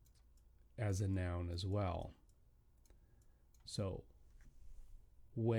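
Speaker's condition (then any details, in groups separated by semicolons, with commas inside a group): No condition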